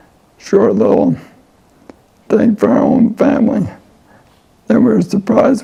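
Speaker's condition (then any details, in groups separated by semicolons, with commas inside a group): ALS; voice and lungs affected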